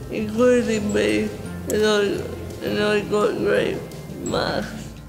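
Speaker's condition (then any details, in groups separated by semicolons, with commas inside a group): Cerebral palsy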